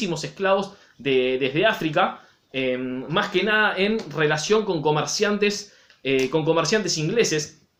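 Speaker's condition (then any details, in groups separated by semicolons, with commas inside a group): No condition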